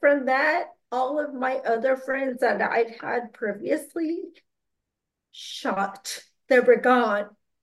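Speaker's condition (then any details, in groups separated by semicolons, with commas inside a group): Aphasia and ataxia; cannot always pick out needed words, hard to clearly express ideas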